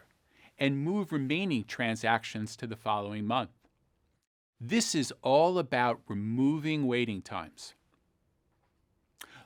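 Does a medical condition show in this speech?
No.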